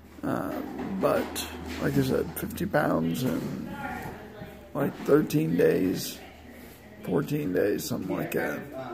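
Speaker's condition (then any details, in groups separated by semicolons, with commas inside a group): Multiple sclerosis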